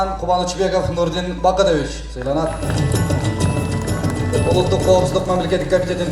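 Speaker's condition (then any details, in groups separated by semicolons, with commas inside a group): No condition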